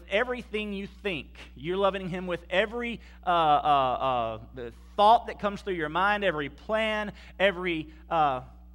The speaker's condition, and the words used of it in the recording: No condition.